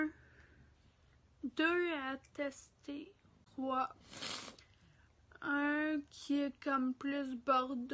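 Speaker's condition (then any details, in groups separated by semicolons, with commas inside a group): Ataxia; degenerative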